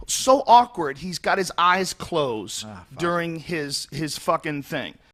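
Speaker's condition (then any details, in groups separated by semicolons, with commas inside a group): No condition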